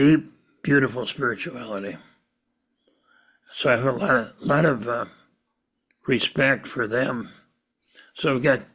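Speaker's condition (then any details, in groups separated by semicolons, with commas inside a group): Parkinson's disease; on medication, cannot sit and talk without it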